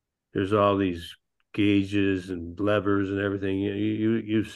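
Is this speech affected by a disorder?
Yes: Parkinson's disease; ping pong, pool, pickleball, bowling as activities to help with Parkinson's.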